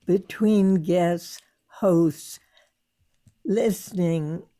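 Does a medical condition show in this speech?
Yes: spasmodic dysphonia; vocal cords too tight to let air in, Botox at Oregon Health and Sciences Hospital, Portland; still receiving Botox injections into vocal cords about twice a year to keep voice going; voice strongly affected, many listeners thought stroke, sound of voice off-putting to some listeners.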